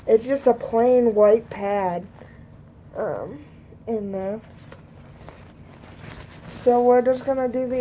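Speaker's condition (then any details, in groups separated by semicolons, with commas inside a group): Cerebral palsy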